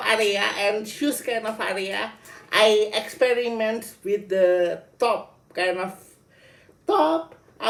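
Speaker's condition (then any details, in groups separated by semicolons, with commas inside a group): Cerebral palsy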